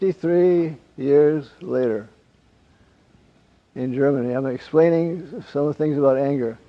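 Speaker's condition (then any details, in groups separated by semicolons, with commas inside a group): Parkinson's; wakes at night, gets up around 3 am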